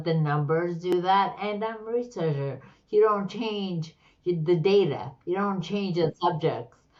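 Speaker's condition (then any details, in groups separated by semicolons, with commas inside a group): Slurred speech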